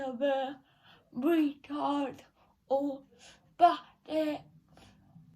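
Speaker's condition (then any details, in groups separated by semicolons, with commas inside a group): Cerebral palsy; not quadriplegic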